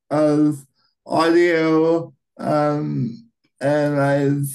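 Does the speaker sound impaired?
Yes: cerebral palsy, right-sided high tone.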